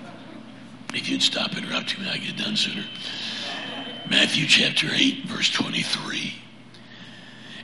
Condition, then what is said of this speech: Throat cancer. So you get my Batman voice tonight.